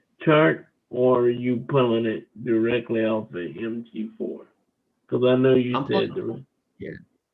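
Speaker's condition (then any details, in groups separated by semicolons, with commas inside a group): Cerebral palsy; wheelchair user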